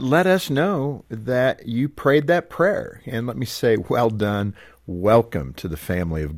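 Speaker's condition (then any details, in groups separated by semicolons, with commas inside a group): No condition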